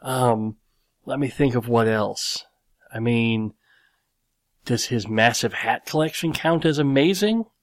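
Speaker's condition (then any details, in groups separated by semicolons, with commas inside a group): Cleft lip and palate; nose still slightly crooked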